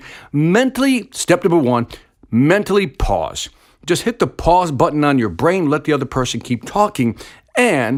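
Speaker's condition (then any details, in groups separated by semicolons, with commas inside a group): No condition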